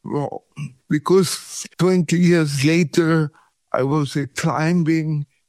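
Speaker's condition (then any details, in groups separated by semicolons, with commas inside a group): Cerebral palsy; feet opposite of Charlie Chaplin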